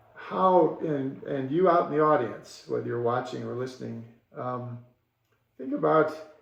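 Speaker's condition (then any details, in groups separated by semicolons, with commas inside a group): No condition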